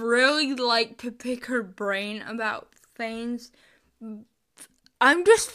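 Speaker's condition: Cerebral palsy; chronic illness and disability

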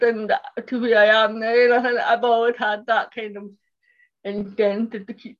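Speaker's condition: Cerebral palsy; speech impairment

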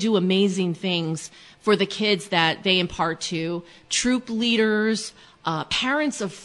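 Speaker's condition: No condition

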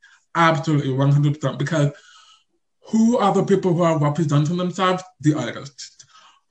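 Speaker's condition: Deaf or hard of hearing; invisible deafness, on deaf spectrum, does not hear everything, family not fluent in signing; looks around to make sure of hearing everything

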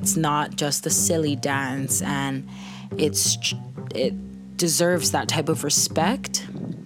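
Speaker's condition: No condition

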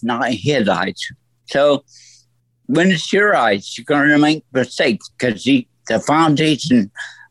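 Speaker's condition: Stroke; voice altered since stroke, lasting effect

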